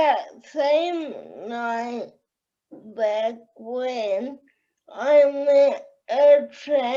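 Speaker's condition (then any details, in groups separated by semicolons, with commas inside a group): Cerebral palsy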